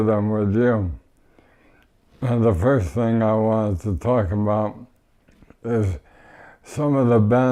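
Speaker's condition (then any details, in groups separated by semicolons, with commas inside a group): ALS; power wheelchair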